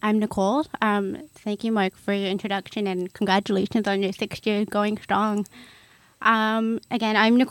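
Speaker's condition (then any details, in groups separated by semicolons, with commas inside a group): Hard of hearing; hard of hearing since age one, considered permanent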